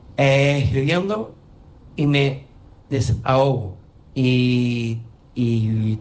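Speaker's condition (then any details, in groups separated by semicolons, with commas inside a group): Down syndrome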